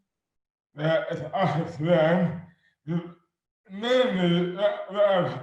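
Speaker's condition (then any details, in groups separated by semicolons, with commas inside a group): Dystonia; affects hands and speech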